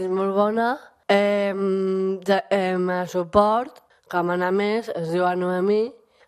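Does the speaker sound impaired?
Yes: Down syndrome; 35% disability rating, adult aged 34; weekly speech therapy (logopèdia) session on wednesdays.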